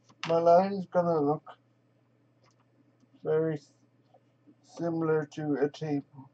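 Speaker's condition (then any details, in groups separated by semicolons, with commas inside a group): Quadriplegic cerebral palsy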